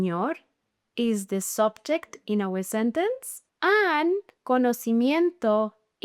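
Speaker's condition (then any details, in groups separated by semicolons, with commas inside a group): No condition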